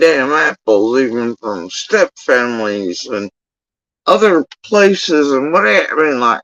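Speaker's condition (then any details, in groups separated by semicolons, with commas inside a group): Facial paralysis after surgery; tongue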